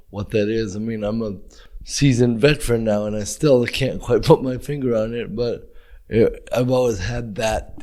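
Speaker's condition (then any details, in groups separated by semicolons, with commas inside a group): Cerebral palsy; brain injury, present from birth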